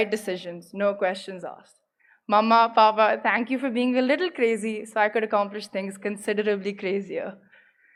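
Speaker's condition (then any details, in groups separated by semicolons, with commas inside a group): No condition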